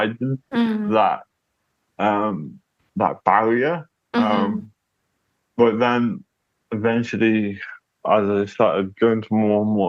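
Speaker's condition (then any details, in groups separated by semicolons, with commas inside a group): Cerebral palsy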